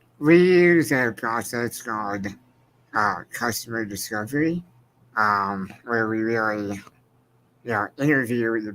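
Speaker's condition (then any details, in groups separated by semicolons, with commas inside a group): Spinal muscular atrophy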